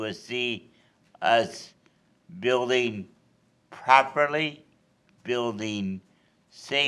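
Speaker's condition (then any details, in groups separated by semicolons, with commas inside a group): Cerebral palsy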